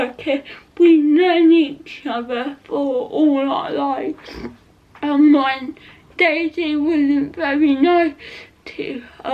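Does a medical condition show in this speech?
Yes: cerebral palsy; not quadriplegic.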